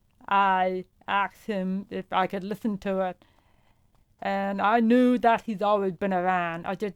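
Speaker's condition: Profound deafness; hears vowels but not consonants, uses hearing aids, no vibration felt; hears music, voices, horn, piano, guitar, headphones too quiet, feedback over hearing aids

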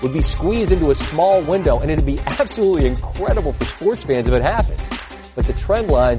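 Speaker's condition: No condition

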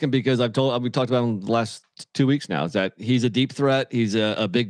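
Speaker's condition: No condition

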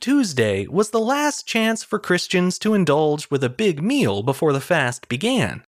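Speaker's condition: No condition

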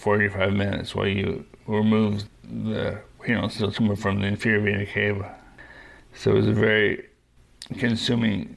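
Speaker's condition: Young-onset Parkinson's disease; diagnosed at 38, hereditary form, right-side hand weakness, freezing, 5 years medication, then deep brain stimulator; daily exercise, Peloton bike

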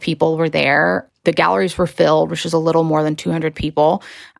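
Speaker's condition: No condition

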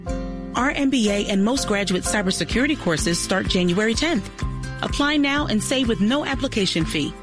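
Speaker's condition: No condition

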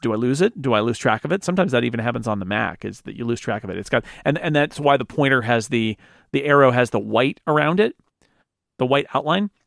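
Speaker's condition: No condition

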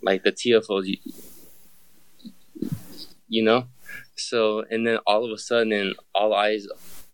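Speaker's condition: Stuttering; onset at a young age, always a problem growing up; still stutters; repeated sounds, prolonged sounds, blocks

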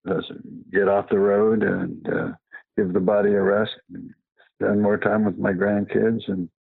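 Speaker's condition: Parkinson's; past cancer

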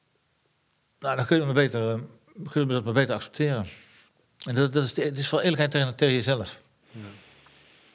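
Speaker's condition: Parkinson's disease; speaks with difficulty

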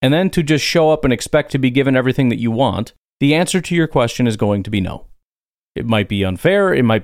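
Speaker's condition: No condition

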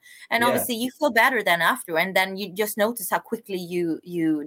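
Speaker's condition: No condition

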